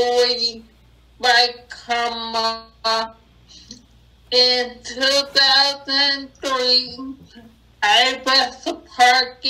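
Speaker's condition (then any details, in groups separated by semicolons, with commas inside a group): Acquired brain injury; cannot talk as before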